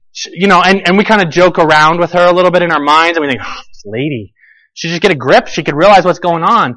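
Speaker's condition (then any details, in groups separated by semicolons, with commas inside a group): No condition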